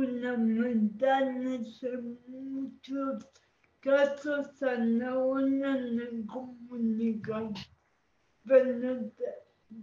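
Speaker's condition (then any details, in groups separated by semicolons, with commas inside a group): Cerebral palsy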